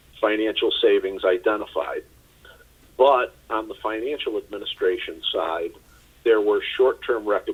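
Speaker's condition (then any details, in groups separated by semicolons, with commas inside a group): No condition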